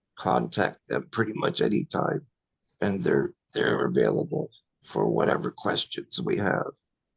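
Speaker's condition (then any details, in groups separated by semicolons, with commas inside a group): ALS; breathing supported by invasive ventilation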